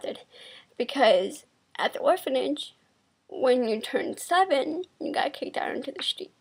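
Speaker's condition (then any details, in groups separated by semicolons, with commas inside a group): Cerebral palsy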